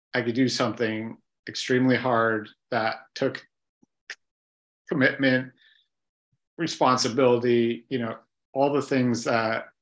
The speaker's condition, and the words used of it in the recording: Stuttering. And eventually I worked up to showing all of my stuttering all the time.